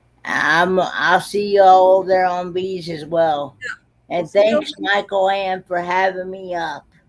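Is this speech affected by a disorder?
Yes: cerebral palsy.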